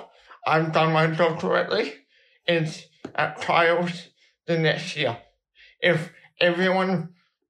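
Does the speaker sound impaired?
Yes: cerebral palsy.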